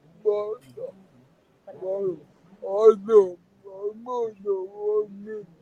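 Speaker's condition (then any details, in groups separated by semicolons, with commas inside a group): Severe cerebral palsy; severe, types with toes, past surgery; more pain since surgery, fatigue; speech hard to understand, wife interprets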